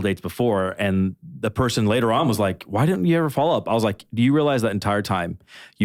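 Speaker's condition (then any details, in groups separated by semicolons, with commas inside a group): No condition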